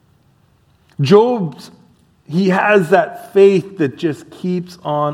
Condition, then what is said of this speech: None; typical speech.